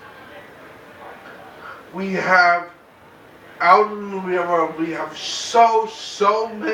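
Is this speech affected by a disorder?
Yes: cerebral palsy; very mild form; mainly affects speech, reduced intelligibility.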